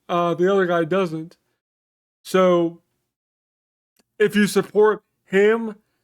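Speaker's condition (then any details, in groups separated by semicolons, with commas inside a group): Cerebral palsy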